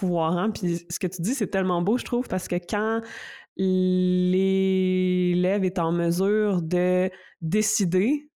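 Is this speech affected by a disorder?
Yes: stuttering; adult, stuttering present since school years; stutters during recording, remarks on own stuttering moment; here repeated sounds, prolonged sounds.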